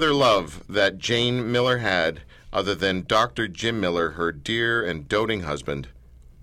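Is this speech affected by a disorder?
No.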